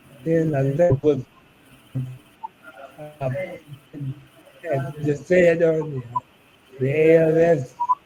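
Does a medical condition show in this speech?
Yes: ALS; about eight years since diagnosis.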